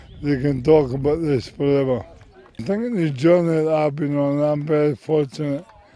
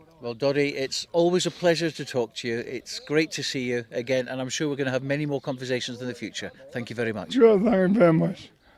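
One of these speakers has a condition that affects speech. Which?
The first: MND; about 4.5 years since diagnosis.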